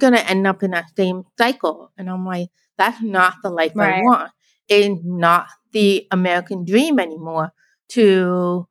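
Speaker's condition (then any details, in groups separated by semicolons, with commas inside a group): Deafblind, born deaf; about 40 degree visual field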